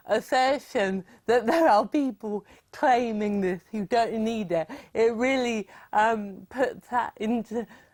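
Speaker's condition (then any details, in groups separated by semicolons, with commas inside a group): Cerebral palsy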